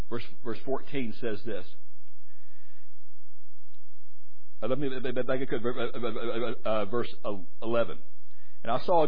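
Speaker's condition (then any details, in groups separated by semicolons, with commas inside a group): Stuttering; speech worse when really tired; repeated sounds, repeated words, blocks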